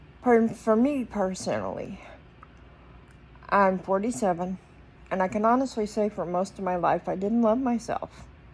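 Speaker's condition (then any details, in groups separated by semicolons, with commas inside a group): Cerebral palsy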